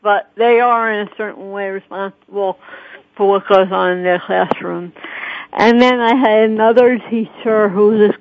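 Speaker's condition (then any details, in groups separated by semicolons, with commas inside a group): Cerebral palsy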